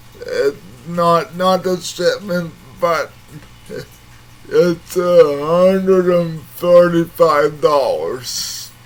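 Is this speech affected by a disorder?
Yes: cerebral palsy.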